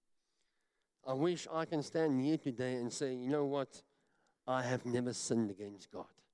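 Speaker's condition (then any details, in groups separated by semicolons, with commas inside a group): Cleft palate; 1990s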